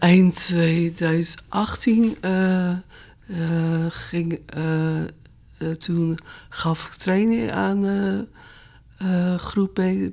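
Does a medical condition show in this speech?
Yes: primary progressive aphasia; underlying dementia pathology, gradually worsening, onset late 2018, diagnosed two years ago after speech recordings; symptoms for several years, diagnosis 1.5 years after first complaints, phone app as speech backup, unused; needs extra time to speak, difficulty expressing what to say, struggles in unexpected situations.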